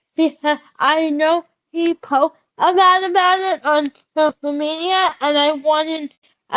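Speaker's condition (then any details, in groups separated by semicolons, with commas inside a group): Cerebral palsy, spastic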